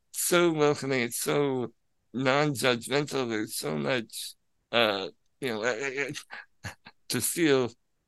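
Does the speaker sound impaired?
Yes: spinal muscular atrophy; from birth, paralyzed neck down, full sensation, overnight breathing machine, hospital bed, wheelchair, parents as caregivers; can be a little difficult to understand at times.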